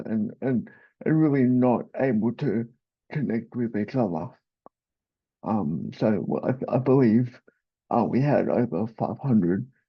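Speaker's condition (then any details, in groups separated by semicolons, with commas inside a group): Cerebral palsy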